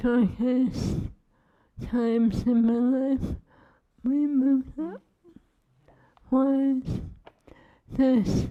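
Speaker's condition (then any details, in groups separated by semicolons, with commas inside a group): ALS; feeding tube; swallowing lost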